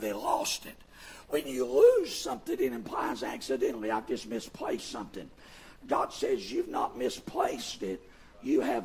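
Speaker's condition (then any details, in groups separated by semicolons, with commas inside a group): Vocal fold paralysis, bilateral; speaks with false vocal folds; voice partly regained since loss about 9 years ago, false-fold voicing on camera exam, Baptist Hospital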